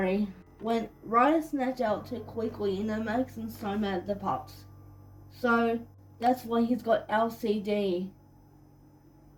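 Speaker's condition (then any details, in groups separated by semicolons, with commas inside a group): Cerebral palsy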